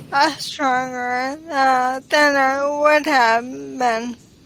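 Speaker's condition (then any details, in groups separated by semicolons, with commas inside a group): ALS; onset in pinky finger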